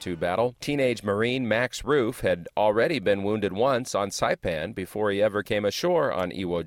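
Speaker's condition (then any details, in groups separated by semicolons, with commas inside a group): No condition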